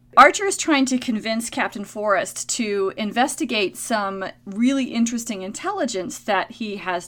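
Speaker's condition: No condition

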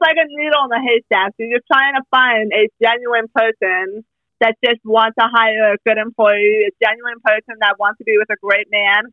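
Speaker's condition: Hearing loss, speech impediment, mild; voice sounds different, had intensive speech therapy

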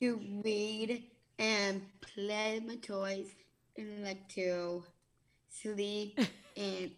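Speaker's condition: Down syndrome; congenital; 14 years old; speech more difficult, practiced lines at home, worked on being super clear with words, reports speaking more clearly

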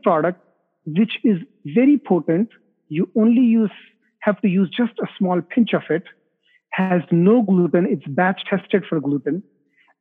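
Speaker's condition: No condition

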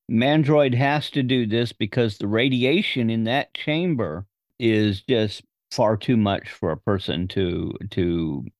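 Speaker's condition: No condition

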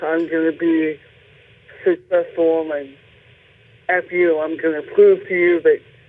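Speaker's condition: Cerebral palsy; birth injury with cord around neck

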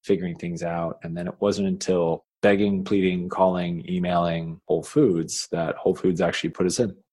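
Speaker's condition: No condition

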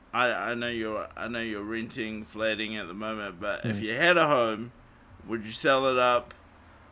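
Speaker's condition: Cerebral palsy; morphine not allowed after it

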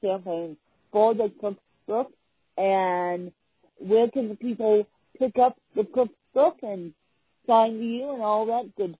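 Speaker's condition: Cerebral palsy; chronic physical disability

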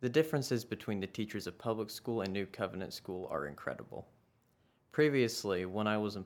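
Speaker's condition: No condition

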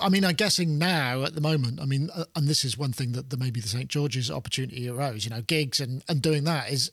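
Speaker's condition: No condition

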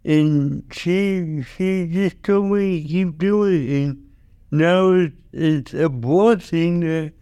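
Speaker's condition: Cerebral palsy

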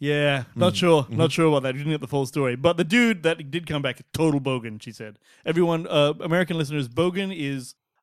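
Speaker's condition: No condition

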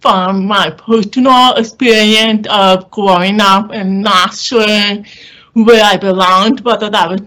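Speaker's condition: Deaf or hard of hearing

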